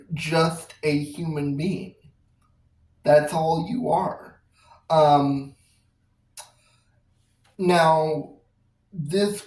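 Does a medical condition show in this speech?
Yes: cerebral palsy.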